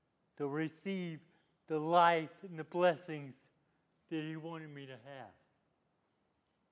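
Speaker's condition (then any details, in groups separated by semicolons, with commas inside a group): Cerebral palsy; lifelong disability since youth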